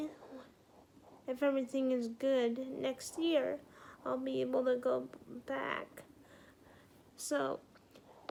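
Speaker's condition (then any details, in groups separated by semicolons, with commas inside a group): Cerebral palsy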